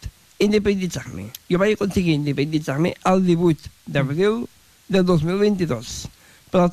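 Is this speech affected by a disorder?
Yes: Down syndrome; extra chromosome, learns at own pace, needs extra time to understand and process explanations; very talkative, expresses self in own way and own words, dislikes being corrected.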